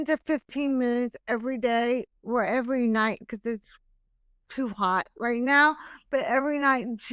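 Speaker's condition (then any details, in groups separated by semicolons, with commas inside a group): Hemiplegic cerebral palsy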